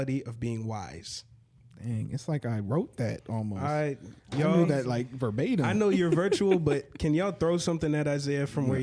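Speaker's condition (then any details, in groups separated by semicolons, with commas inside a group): No condition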